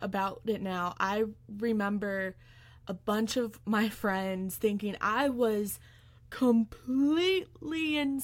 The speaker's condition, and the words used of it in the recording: Stuttering. If you didn't know by now, I stutter, and I have a lot of fears when it comes to speaking.